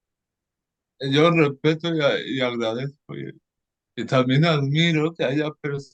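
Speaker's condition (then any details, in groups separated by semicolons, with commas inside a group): Cerebral palsy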